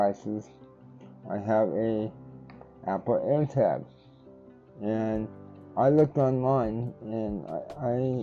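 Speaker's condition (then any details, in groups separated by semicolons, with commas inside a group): Cerebral palsy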